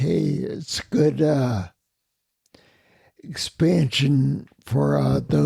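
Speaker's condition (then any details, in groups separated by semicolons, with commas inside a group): Spinocerebellar ataxia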